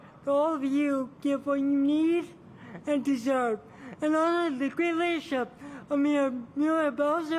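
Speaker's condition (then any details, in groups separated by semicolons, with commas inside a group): Cerebral palsy; from birth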